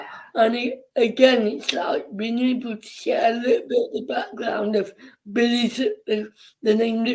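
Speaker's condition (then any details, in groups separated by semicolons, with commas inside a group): Cerebral palsy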